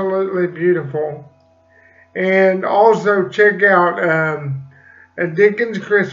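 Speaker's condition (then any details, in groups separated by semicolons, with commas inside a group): Cerebral palsy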